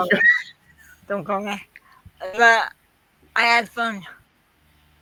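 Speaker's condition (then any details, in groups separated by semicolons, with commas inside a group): Quadriplegic cerebral palsy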